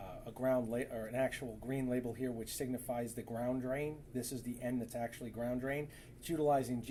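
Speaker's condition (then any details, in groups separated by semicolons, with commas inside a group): No condition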